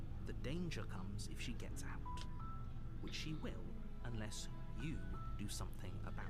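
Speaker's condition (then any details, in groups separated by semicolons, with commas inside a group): No condition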